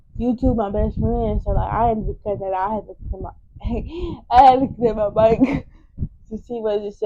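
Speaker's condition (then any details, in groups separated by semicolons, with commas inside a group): Cerebral palsy; wheelchair user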